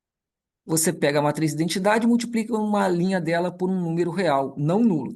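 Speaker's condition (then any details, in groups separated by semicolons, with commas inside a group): No condition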